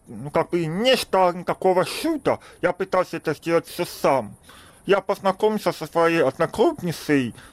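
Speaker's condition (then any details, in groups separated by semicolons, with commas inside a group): Deafness, congenital; able to speak despite poor hearing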